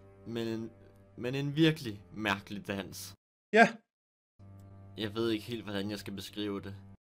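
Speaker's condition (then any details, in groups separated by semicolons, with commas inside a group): No condition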